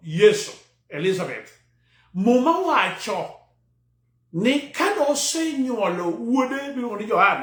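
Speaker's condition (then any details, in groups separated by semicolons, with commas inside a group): No condition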